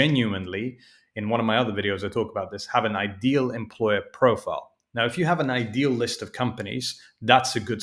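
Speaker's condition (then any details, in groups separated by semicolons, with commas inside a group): No condition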